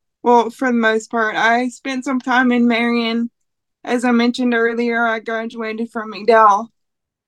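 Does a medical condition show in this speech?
Yes: cerebral palsy; would like to have it.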